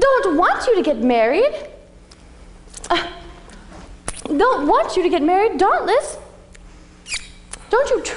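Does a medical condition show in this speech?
No.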